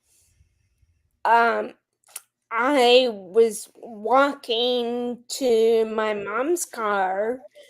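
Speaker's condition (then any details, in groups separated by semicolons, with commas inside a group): Friedreich's ataxia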